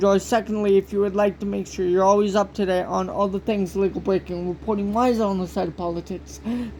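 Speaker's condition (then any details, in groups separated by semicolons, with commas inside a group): Cerebral palsy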